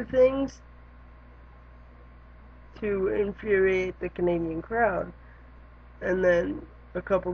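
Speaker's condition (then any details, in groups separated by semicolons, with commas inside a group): Cerebral palsy; lifelong, wheelchair user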